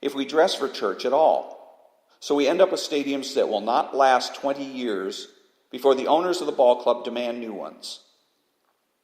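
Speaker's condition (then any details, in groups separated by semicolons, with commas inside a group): No condition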